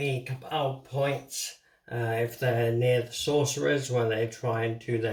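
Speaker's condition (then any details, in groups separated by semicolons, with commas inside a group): Motor neuron disease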